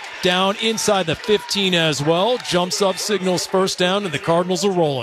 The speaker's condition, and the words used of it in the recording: No condition.